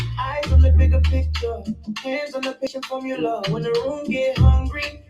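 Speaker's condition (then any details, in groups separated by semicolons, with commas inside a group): No condition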